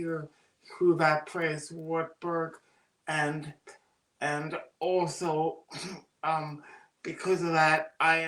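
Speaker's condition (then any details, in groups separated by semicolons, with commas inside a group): Cerebral palsy; birth oxygen deprivation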